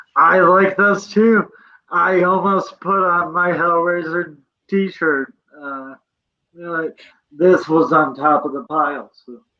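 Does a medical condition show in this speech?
Yes: cerebral palsy; present from birth.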